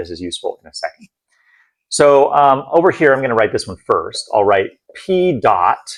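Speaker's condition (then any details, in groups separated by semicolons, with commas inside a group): No condition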